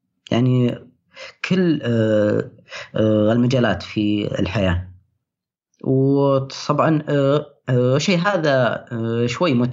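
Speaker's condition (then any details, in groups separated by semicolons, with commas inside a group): Stuttering; stutter from about age 10, mild then worsening, obstacle by 15, later stuttering control program; worst period of stutter currently, stutter increased, anxiety disorder treated at psychiatric clinic; stutter greatly controlled after program, now increased again, hardest in meetings and work communication; prolonged sounds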